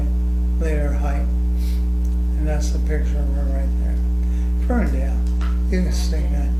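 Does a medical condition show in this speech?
Yes: ALS.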